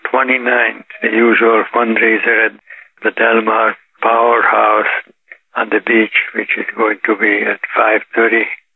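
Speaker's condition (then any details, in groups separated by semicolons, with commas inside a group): Parkinson's disease; daily yoga (teaches 2 hours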